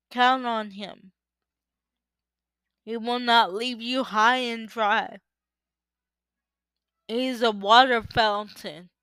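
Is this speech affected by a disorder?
Yes: cerebral palsy; uses power wheelchair.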